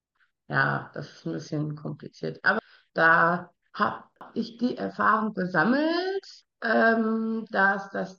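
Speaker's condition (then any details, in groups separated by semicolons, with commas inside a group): Down syndrome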